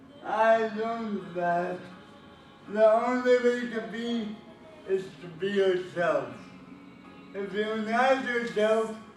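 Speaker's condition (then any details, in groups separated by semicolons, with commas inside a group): Cerebral palsy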